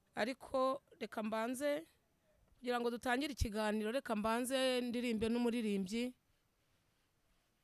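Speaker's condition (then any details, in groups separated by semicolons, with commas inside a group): No condition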